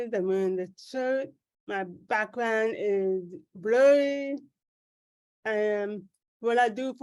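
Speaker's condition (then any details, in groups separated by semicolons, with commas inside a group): Cerebral palsy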